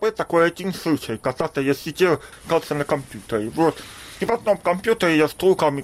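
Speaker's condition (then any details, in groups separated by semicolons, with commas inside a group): Deafness; congenital deafness, reads lips, attended school for deaf, no hearing aid worn in childhood; hears poorly; able to speak despite poor hearing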